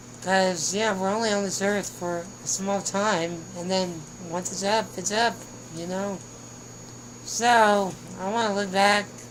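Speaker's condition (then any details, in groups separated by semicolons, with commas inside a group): Spinal muscular atrophy; ventilator, no oral eating since age 4, secretions suctioned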